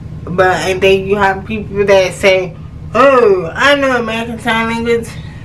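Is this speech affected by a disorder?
Yes: cerebral palsy; hard of hearing.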